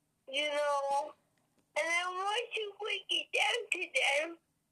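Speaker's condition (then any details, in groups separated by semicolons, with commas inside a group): Cerebral palsy; therapy since infancy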